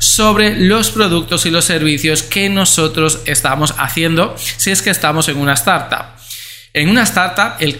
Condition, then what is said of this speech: No condition.